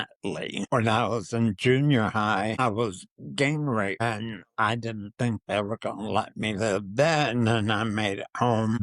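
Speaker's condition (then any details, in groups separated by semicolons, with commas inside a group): Parkinson's disease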